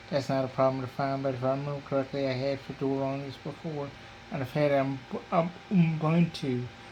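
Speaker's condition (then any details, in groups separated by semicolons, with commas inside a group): Cerebral palsy; diplegia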